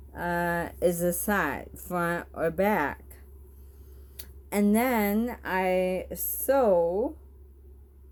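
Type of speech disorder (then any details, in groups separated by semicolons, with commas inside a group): Bulbar dysarthria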